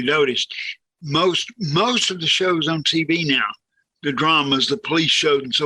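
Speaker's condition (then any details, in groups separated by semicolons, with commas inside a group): Cerebral palsy, severe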